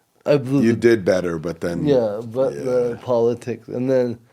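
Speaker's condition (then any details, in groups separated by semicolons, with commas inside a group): Cerebral palsy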